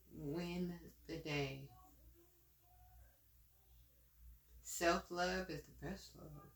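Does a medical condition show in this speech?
Yes: dysarthria; dysarthria ongoing, hoping it resolves; voice affected.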